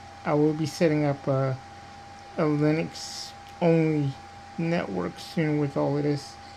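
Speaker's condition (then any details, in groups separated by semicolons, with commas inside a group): Cerebral palsy; diplegia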